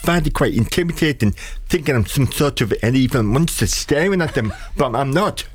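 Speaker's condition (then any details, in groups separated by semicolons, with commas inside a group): Deaf since birth, congenital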